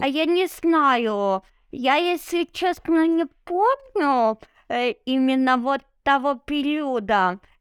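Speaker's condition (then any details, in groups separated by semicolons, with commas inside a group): Cerebral palsy; no wheelchair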